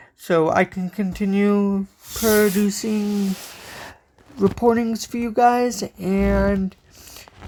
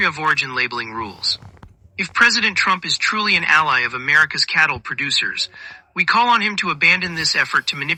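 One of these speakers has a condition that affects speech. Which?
The first: cerebral palsy; from birth, walks with walker.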